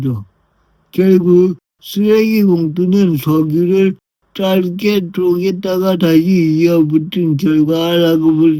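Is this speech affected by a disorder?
Yes: brain lesion disability.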